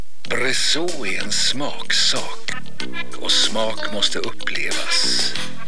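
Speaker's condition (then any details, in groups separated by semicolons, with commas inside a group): No condition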